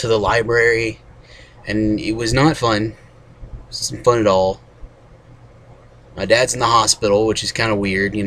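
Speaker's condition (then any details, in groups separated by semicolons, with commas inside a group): No condition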